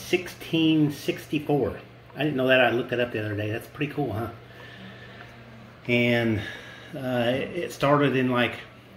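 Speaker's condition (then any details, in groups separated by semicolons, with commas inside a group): No condition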